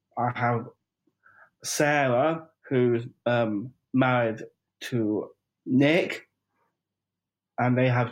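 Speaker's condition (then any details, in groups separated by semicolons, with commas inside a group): Down syndrome; 45 years old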